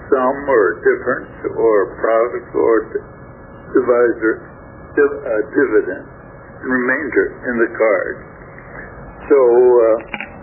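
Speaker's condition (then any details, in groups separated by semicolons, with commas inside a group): Stroke affecting throat muscles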